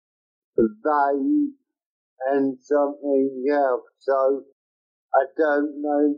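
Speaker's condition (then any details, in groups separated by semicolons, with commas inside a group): Cerebral palsy; from birth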